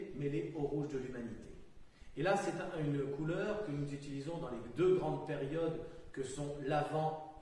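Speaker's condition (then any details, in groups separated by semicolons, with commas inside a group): No condition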